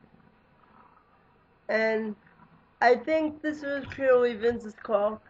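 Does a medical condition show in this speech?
Yes: cerebral palsy; lifelong, wheelchair user.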